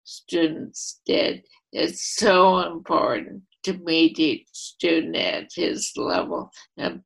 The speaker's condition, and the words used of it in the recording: ALS (motor neuron disease). And her voice has been affected, but her message is just as